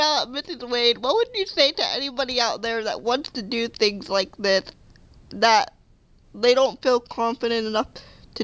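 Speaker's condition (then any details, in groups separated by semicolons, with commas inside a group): Cerebral palsy; affects speech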